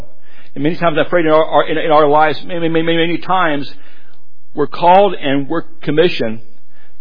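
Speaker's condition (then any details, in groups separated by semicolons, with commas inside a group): Stuttering; struggled with it for a while, adults at Haddale said he could not preach; preaching a full sermon, prays for clarity of speech, stutter not yet noticed; not noticeable to audience during this sermon; repeated sounds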